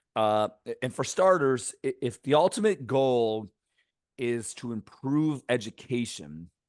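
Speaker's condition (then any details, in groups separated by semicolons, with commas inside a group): No condition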